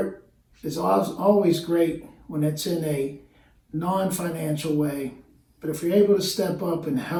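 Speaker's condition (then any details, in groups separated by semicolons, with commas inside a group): No condition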